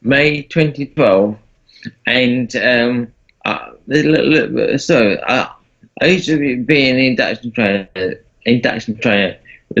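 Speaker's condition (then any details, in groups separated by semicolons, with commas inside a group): Parkinson's disease; works with voice coach, voice loss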